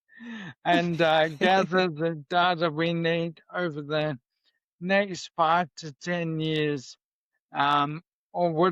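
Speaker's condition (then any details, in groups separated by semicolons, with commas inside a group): MND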